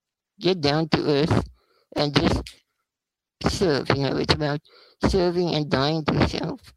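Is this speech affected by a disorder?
Yes: spinal muscular atrophy; not much treatment available at this stage.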